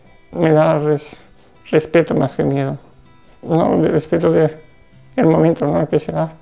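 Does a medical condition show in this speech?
Yes: Duchenne muscular dystrophy; degenerative, progressive loss of strength over time, past suffocation episode needing emergency care, later relapses.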